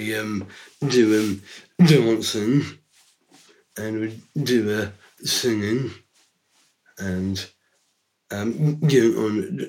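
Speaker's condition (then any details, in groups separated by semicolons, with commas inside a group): Down syndrome; from birth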